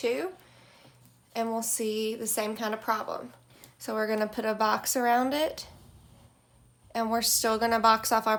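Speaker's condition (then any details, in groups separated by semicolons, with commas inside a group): No condition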